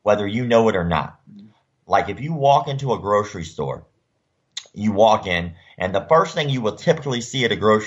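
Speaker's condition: Cleft lip and palate; surgically repaired

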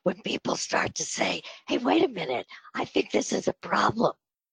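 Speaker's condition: Spasmodic dysphonia; on Botox treatment

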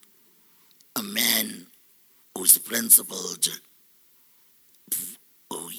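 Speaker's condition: Total laryngectomy; total laryngectomy for very rare deep laryngeal cancer, first in South Africa, breathes through neck; relearned speech, formerly artificial robotic voice like Stephen Hawking, speaking about 18 months, self-described sexy voice

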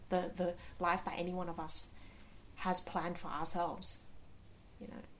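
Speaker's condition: No condition

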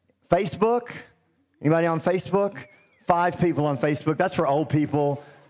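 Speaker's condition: Cleft lip and palate; congenital

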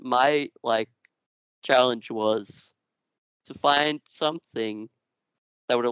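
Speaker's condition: Duchenne muscular dystrophy; genetic, progressive

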